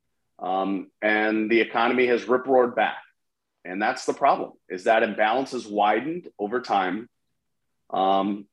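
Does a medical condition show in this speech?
No.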